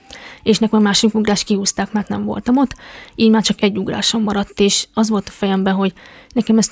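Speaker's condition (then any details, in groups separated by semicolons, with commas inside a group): Deafness; congenital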